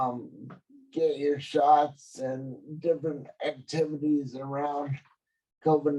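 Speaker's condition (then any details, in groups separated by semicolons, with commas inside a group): Cerebral palsy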